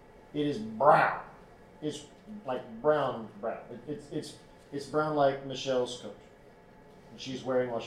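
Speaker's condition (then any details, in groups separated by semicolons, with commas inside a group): No condition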